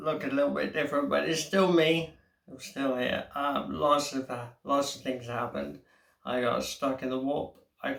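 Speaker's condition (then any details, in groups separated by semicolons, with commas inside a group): Motor neuron disease; difficulty with fine hand tasks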